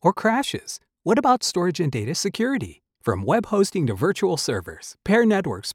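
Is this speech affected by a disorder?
No.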